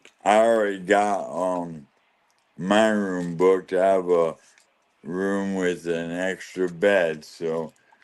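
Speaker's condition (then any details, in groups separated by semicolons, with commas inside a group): ALS; right side and left hand weakness, cane, leg brace; losing speech and swallowing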